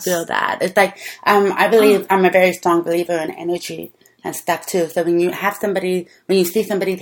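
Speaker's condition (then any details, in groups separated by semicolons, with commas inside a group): Deafness; deaf since childhood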